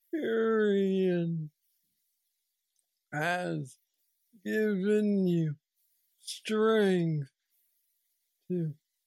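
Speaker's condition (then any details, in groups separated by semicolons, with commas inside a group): Parkinson's disease; young onset at 35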